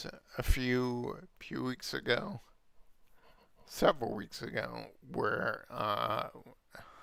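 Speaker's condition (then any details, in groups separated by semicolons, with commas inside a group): Multiple sclerosis; slowed words, prolonged talking difficult, voice affected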